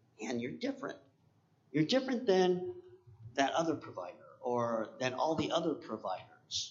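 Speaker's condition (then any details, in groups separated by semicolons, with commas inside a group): Cleft palate; congenital cleft palate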